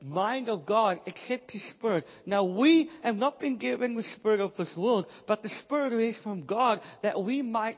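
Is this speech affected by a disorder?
Yes: cleft palate, Pierre Robin syndrome; speech most affected, hated own voice until about age 28, could not hear self preach.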